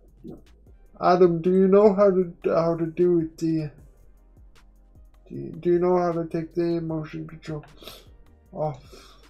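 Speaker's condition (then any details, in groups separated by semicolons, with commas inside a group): Quadriplegic cerebral palsy; uses one hand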